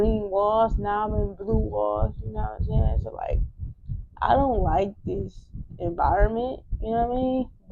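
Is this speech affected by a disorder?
Yes: cerebral palsy; wheelchair user.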